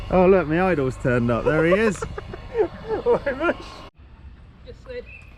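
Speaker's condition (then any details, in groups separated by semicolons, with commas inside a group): No condition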